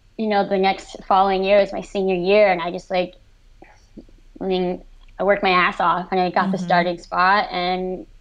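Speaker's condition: Cleft lip and palate, severe

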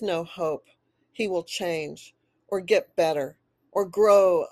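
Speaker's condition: No condition

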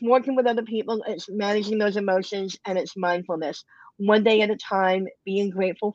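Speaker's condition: Cleft lip and palate, bilateral

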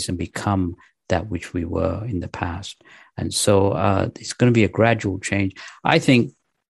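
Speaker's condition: No condition

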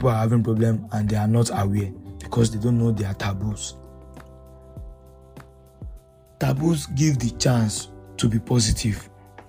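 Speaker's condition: No condition

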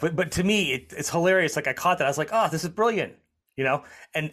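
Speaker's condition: No condition

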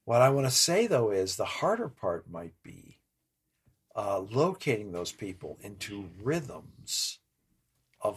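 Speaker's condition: No condition

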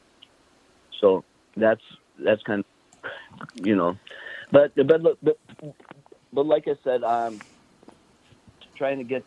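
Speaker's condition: Stutter; stutter from birth, long-standing determination to overcome it; largely overcome, mild residual stutter; still stutters a bit, far less than before; repeated sounds, repeated words

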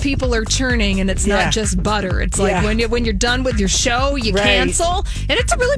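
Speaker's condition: No condition

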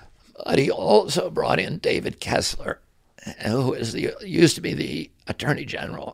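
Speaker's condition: Spasmodic dystonia; voice affected

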